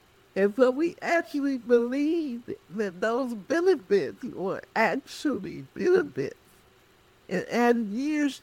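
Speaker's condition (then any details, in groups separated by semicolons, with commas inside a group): Cerebral palsy; speech affected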